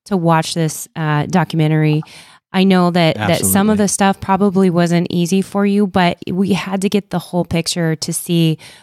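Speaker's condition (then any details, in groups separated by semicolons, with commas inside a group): No condition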